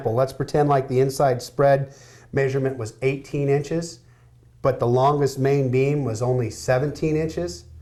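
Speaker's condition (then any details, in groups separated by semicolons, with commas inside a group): No condition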